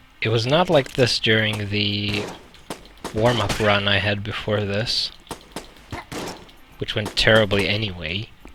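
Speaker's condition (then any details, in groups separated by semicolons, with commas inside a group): No condition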